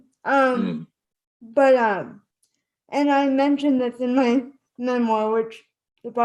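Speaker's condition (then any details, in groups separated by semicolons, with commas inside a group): Spastic cerebral palsy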